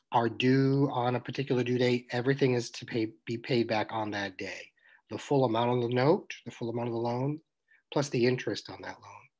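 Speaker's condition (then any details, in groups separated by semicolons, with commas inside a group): No condition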